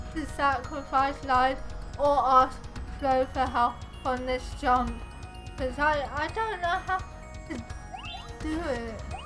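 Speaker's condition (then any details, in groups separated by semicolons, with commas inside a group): Cerebral palsy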